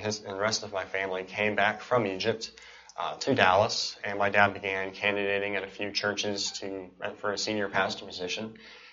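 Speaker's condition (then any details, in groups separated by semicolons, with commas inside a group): Cleft palate and cleft lip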